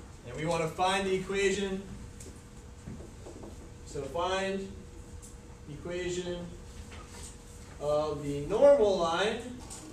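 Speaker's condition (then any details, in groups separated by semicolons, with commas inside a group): No condition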